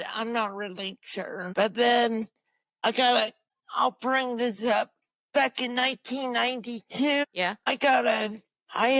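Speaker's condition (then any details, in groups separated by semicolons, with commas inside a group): Cerebral palsy; birth injury, left hand stronger than right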